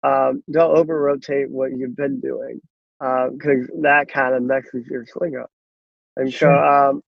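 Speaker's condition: Cleft lip and palate; congenital cleft lip and palate, possibly radiation-related, hole in mouth, could not eat, 23 surgeries, born with one arm

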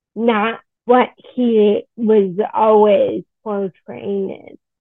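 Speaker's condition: Friedreich's ataxia; speech and swallowing issues

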